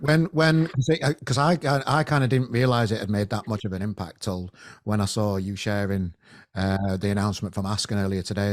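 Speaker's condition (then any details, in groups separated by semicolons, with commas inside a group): No condition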